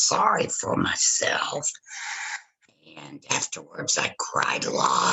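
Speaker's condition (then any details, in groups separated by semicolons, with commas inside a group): Laryngectomy after cancer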